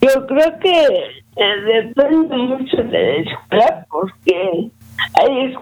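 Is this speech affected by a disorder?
Yes: cerebral palsy; premature, negligent right knee tumor surgery cut tendons, only crawled at 18 months, diagnosed age 18-19; some difficulty speaking, still able to speak.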